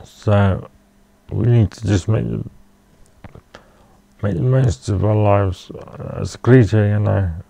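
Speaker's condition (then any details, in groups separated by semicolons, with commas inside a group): Cerebral palsy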